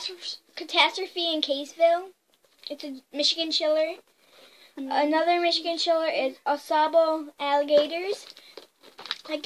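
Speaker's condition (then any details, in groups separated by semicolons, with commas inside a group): No condition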